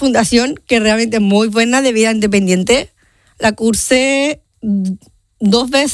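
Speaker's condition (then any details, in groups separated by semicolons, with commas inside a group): Down syndrome; genetic condition, from birth, 30 years old, mother prioritized leisure over therapy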